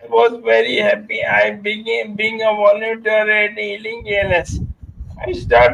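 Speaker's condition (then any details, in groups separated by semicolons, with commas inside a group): Motor neuron disease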